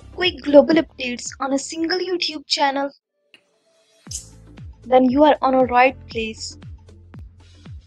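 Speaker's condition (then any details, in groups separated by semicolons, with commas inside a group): No condition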